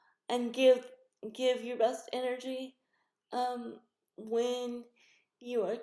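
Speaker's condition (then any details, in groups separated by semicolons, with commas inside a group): Cerebral palsy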